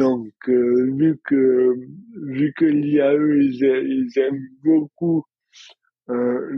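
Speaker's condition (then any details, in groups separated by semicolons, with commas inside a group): Dystonia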